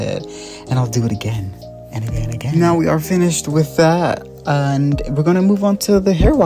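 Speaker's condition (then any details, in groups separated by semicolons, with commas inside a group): No condition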